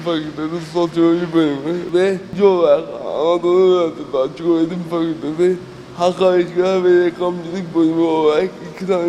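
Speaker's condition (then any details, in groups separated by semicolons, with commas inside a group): Cerebral palsy; age 27; began speaking gradually as child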